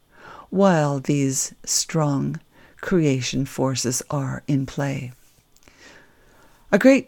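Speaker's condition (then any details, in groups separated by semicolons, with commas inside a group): No condition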